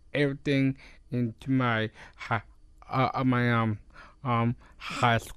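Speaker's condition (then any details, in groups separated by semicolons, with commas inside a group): Down syndrome; genetic, extra copy of chromosome 21, known before age three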